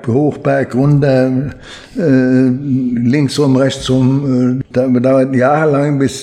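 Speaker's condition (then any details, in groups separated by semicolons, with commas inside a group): Parkinson's disease; needs much training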